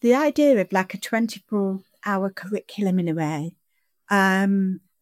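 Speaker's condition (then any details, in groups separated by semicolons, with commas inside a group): Deafness; questions interpreted into sign language by interpreter Lisa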